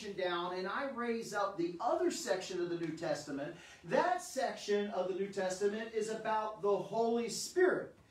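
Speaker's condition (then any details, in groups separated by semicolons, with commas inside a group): No condition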